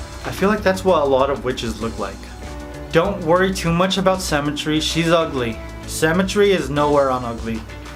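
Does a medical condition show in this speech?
No.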